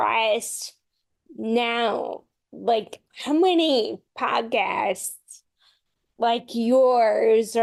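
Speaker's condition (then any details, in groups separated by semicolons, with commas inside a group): Friedreich's ataxia; progressive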